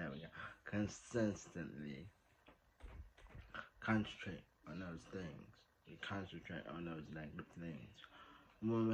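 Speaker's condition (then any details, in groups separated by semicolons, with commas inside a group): Traumatic brain injury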